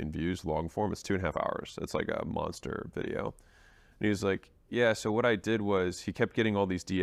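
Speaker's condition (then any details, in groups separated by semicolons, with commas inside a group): No condition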